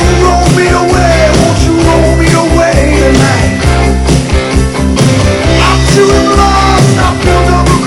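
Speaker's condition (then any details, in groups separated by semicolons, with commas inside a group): No condition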